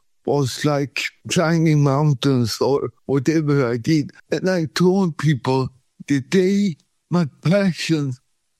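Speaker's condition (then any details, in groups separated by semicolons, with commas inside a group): Cerebral palsy; from birth, no breathing first 40 minutes at birth, feet opposite of Charlie Chaplin, body shaking 40 years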